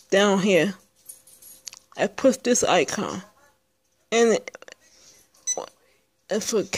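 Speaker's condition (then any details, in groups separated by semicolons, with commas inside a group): Speech impairment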